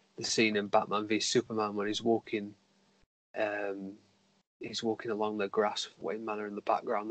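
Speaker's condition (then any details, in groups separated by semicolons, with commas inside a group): No condition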